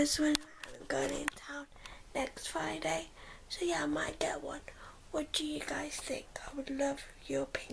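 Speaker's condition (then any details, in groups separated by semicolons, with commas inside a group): Cerebral palsy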